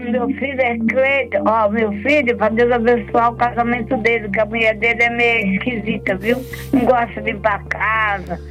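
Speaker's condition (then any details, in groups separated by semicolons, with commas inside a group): Stroke with facial droop; mouth twisted to one side; mouth still not fully recovered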